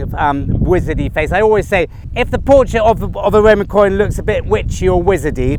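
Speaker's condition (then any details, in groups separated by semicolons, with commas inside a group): No condition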